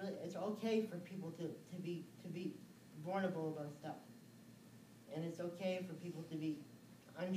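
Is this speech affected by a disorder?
Yes: cerebral palsy.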